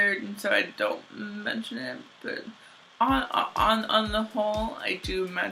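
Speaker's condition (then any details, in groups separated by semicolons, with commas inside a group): Cerebral palsy, mild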